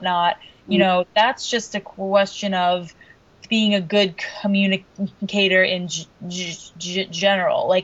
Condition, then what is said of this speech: Stuttering. And there are times when, if I really want to, I can slow my speech down just a little bit and stutter significantly less.